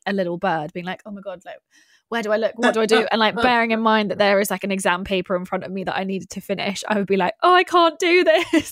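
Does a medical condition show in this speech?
No.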